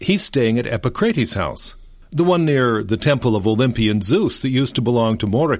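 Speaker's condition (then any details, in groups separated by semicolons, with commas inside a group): No condition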